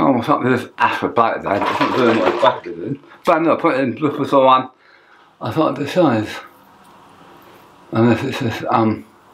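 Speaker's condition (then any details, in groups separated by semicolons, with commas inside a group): Tongue cancer; half tongue removed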